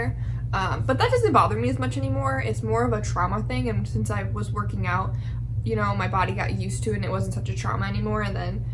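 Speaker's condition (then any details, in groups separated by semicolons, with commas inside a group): No condition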